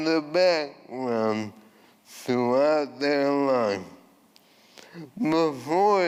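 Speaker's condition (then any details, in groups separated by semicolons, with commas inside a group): ALS; voice changed from earlier resonant voice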